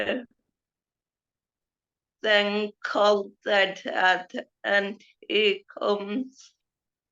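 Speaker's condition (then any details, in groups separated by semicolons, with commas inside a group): Cerebral palsy; affects speech and mobility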